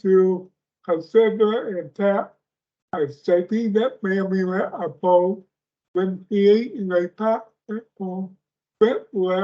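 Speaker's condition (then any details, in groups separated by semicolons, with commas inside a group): Speech impairment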